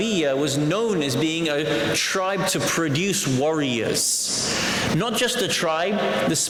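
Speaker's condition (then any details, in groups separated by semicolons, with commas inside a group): No condition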